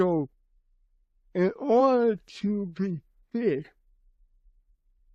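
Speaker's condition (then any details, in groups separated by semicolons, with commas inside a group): Cerebral palsy; from birth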